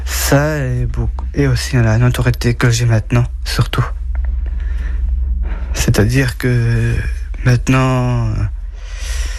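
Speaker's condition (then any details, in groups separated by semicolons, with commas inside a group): Down syndrome; trisomy 21, present from birth, diagnosed at birth, age 35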